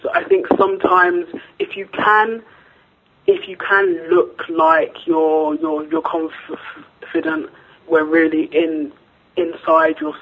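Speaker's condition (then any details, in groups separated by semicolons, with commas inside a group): Stuttering; onset age four or five per sister, both parents and brother stuttered, long covert, tried neuro-linguistic programming; openly stuttering nearly a year and a half, since a stutter talk YouTube video; stutter impossible to hide, once stuttered badly and uncontrolled with dry mouth; repeated sounds, repeated words, prolonged sounds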